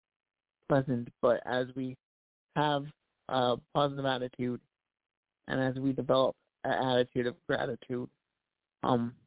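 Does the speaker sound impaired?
Yes: cerebral palsy; spanish speaker with limited english.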